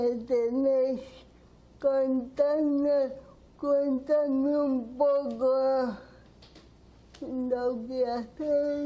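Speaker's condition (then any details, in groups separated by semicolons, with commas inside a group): Cerebral palsy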